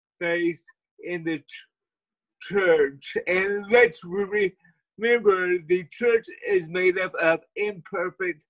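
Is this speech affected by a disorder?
Yes: cerebral palsy; speech impediment.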